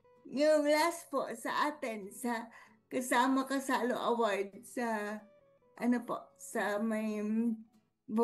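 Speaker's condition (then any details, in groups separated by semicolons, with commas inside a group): Cerebral palsy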